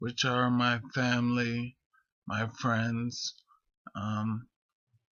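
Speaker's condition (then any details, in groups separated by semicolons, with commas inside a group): Multiple sclerosis; rambling speech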